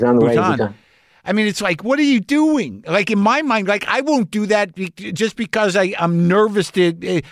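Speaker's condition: No condition

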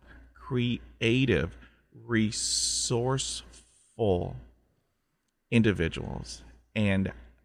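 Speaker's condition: Stuttering; stutter since childhood; prolonged sounds, blocks

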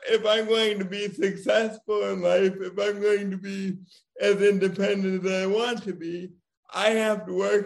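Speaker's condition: Cerebral palsy; diagnosed as firstborn child

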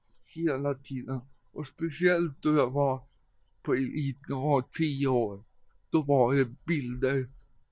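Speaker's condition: Cerebral palsy; lives in Thailand because Sweden too cold

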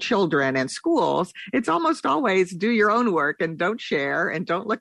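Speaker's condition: No condition

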